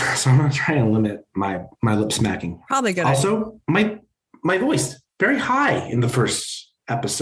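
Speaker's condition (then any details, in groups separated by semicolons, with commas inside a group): No condition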